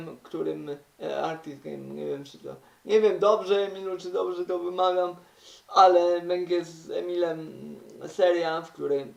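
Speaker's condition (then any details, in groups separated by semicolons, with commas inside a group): Cerebral palsy; uses wheelchair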